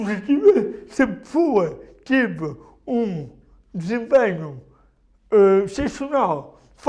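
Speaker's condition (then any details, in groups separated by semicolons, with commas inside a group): Cerebral palsy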